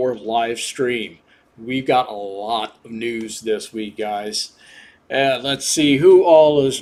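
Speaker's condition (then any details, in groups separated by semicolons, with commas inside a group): No condition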